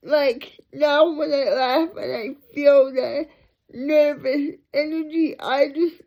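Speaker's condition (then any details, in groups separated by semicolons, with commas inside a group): Cerebral palsy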